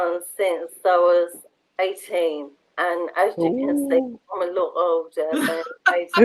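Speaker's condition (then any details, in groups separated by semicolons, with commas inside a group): Motor neurone disease; bulbar onset, speech and swallowing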